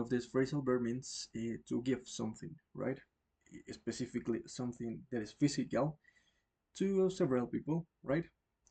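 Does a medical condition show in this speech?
No.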